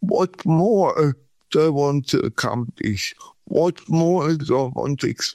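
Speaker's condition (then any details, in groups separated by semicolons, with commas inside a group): Cerebral palsy; muscle cramps and pain from shaking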